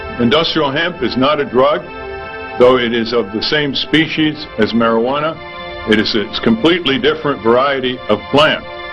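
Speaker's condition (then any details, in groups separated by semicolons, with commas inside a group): No condition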